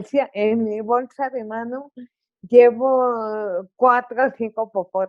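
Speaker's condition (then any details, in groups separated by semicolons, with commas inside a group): Cerebral palsy; articulation affected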